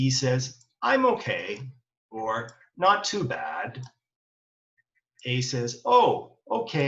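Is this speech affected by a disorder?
No.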